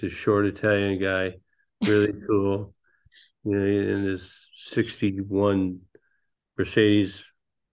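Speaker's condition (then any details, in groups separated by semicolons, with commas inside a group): Parkinson's disease; man nearly 66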